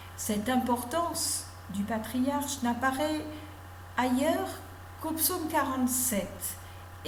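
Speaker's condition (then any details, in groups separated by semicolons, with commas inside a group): No condition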